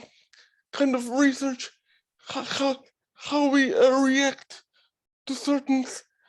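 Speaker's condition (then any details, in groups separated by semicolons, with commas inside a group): Cerebral palsy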